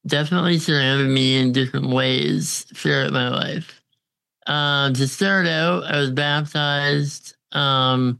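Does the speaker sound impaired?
Yes: congenital muscular dystrophy; uses ventilator, goes out downtown independently with ventilator.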